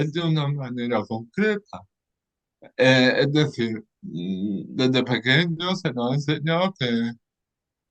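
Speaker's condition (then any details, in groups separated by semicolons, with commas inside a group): Cerebral palsy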